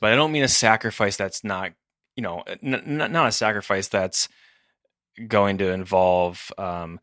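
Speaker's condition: No condition

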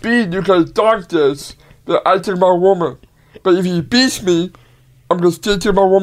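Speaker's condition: Down syndrome; tying shoes difficult, works 5 to 10 times harder to build muscle

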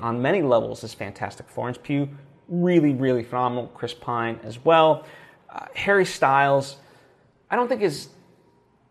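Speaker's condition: No condition

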